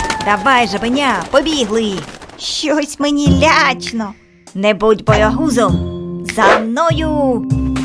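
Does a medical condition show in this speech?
No.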